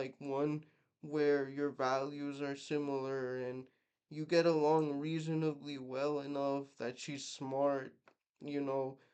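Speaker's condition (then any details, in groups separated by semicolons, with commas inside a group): Cerebral palsy, mixed, mild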